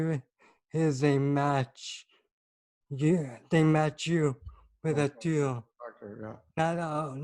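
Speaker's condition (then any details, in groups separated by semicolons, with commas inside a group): Cerebral palsy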